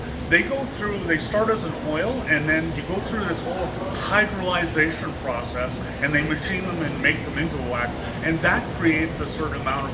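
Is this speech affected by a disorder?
No.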